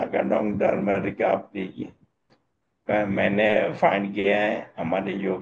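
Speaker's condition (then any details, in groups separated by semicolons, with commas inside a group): Motor neurone disease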